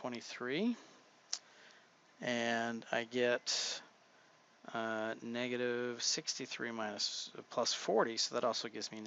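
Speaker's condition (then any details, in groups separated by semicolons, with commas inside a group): No condition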